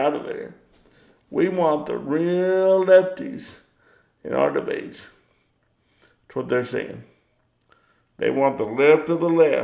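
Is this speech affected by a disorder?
Yes: cerebral palsy; power wheelchair.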